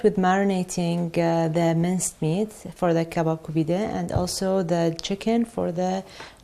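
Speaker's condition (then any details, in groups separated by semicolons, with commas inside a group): No condition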